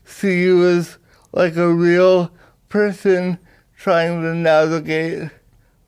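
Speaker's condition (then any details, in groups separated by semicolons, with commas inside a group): Cerebral palsy; power wheelchair user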